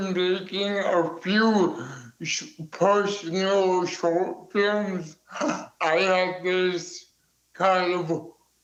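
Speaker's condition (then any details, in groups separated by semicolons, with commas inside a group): Cerebral palsy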